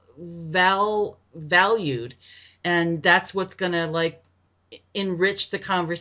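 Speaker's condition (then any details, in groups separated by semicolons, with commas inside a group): Stuttering; stutter persisting into adulthood; formerly avoided speaking situations, speechless at first self-help group meeting, said name and stutter by fourth or fifth; repeated sounds, prolonged sounds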